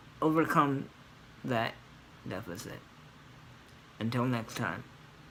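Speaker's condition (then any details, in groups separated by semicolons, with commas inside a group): Cerebral palsy; scoliosis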